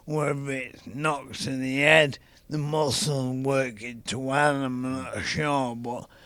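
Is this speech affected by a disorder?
Yes: ALS; young onset.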